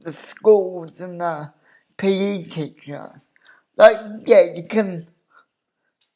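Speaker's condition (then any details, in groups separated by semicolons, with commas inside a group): Cerebral palsy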